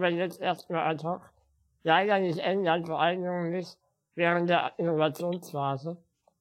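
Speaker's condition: Spinal muscular atrophy; physical disability

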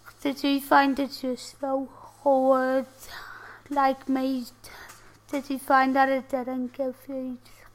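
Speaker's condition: Tracheostomy and ventilator dependent

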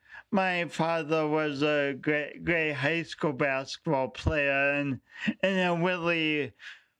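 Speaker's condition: Speech impediment; since childhood, affects voice and coordination, unique walk; still has speech impediment, speaks publicly; impediment noticeable on first meeting but words formed, intelligible

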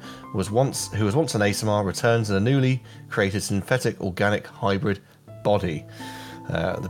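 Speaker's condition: No condition

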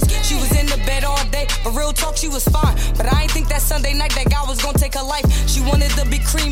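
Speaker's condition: No condition

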